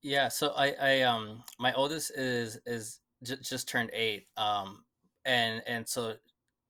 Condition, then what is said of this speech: Stuttering. The way I experience my stutter, more so now as an adult, it sounds more like this, like I'm repeating words or get stuck on a word.